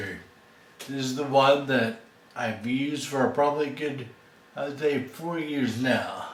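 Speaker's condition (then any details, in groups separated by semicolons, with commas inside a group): Friedreich's ataxia; inherited gene defect, quadriplegic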